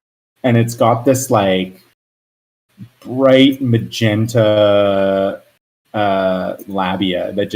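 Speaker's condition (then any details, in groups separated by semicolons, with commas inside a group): No condition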